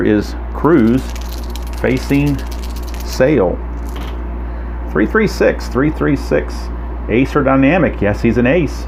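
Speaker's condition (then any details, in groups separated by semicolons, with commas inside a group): No condition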